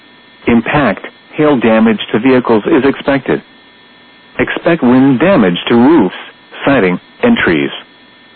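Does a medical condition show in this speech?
No.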